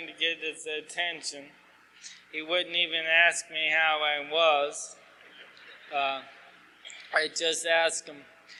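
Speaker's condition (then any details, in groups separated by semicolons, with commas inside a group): ALS; asked to talk slower, clearer, losing voice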